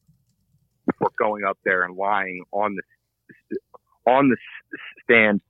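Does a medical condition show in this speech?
Yes: stutter; self-described as severe; stutter present during live call-in; apologizes for stuttering during call; here prolonged sounds.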